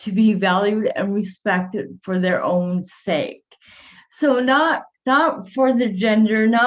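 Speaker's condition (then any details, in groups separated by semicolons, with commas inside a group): Cerebral palsy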